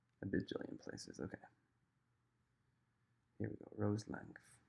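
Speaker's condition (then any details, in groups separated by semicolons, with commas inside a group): No condition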